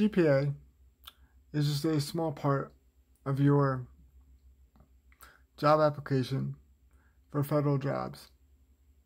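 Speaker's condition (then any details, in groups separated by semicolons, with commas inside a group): Cerebral palsy, spastic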